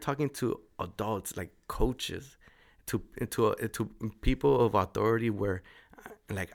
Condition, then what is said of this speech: Stuttering. It's a lot of, like, small little things. I still stutter, but at least I'm not blocking.